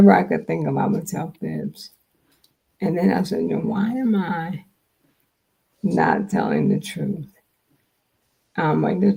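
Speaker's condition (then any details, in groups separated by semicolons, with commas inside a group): Multiple sclerosis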